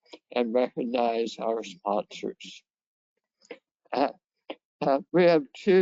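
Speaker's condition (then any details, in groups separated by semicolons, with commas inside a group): Head and neck cancer; survivor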